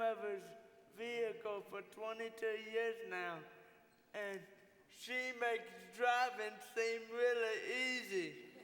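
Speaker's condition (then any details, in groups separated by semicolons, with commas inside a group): Cerebral palsy; from birth, uses wheelchair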